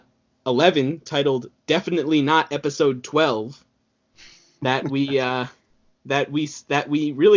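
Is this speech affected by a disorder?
No.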